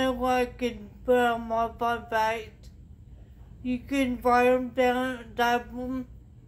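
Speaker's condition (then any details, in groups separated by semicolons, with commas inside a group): Traumatic brain injury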